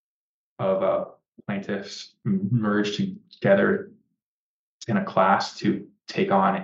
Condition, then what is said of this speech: Stuttering. I'm not going to say managing my stutter, but there are certain situations where I stutter less.